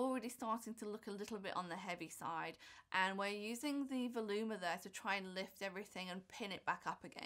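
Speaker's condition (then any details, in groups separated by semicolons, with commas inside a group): No condition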